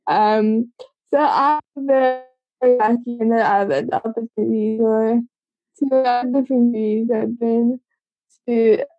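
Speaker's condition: Cerebral palsy; congenital, from birth, age 25

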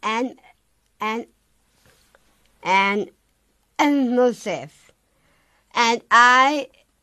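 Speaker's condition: Down syndrome; age 20

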